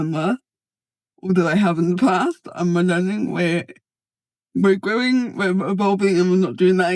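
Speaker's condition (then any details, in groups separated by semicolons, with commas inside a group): Cerebral palsy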